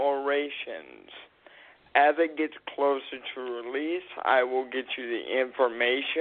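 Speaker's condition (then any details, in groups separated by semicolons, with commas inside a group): Cerebral palsy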